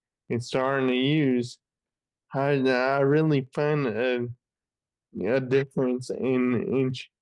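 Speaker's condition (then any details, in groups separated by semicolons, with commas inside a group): Friedreich's ataxia; earlier shortness of breath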